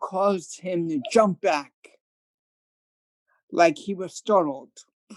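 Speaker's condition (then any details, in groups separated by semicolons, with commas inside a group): Cerebral palsy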